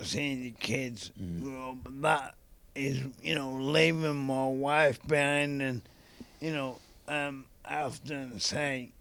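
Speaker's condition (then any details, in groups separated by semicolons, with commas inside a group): ALS; young onset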